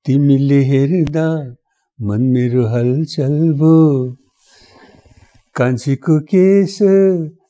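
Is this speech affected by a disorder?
Yes: Parkinson's disease; elderly; slurred, jumbled speech, sometimes hard to understand, sometimes sounds fine, dry mouth.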